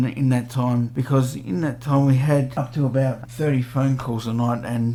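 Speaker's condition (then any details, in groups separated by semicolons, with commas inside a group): Cerebral palsy; 46 years old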